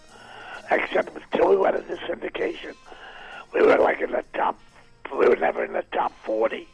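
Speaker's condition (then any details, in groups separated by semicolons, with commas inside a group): Throat cancer, vocal cord removed, partial laryngectomy, right vocal cord removed; vocal surgery removing part of larynx including right vocal cord, now a stump; voice lost after surgery, left cord trained to reach past midline to stump for sound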